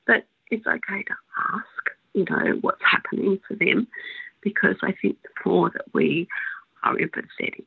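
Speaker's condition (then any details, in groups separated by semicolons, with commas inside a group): Spasmodic dysphonia; about 16 years since onset, persistent with treatment, uses strategies to short-circuit spasms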